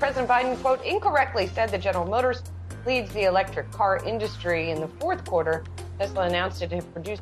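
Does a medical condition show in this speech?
No.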